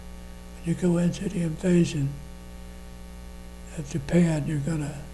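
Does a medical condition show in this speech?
Yes: Parkinson's disease.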